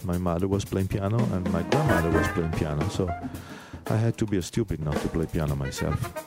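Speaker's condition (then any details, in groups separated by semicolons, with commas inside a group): No condition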